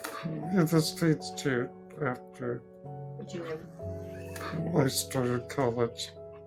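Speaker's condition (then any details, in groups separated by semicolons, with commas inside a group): Duchenne muscular dystrophy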